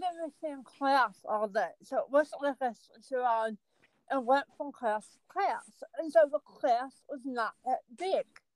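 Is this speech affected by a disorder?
Yes: cerebral palsy; speech affected.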